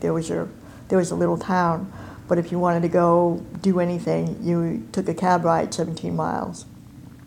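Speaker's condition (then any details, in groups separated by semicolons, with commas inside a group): Cleft palate and cleft lip; congenital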